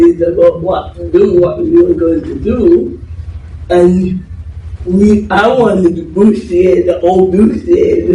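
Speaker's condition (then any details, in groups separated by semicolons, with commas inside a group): Cerebral palsy; left side affected; voice damaged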